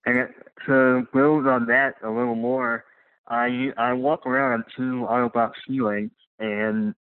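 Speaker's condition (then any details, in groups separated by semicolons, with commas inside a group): Cleft lip and palate; congenital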